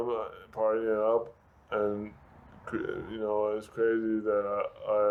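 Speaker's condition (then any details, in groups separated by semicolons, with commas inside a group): Severe brain injury; speech affected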